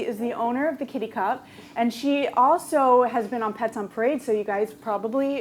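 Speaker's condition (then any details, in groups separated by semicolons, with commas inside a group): No condition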